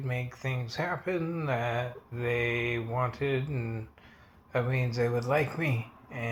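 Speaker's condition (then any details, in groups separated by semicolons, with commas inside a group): Multiple sclerosis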